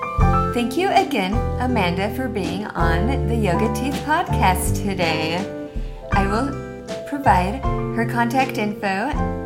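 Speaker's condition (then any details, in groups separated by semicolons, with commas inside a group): No condition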